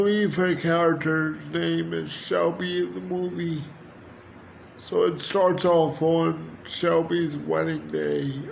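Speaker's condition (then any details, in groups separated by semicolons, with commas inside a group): Cerebral palsy; wheelchair, needs transfer help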